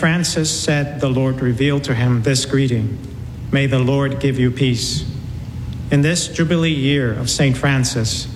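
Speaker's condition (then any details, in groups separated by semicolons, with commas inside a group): No condition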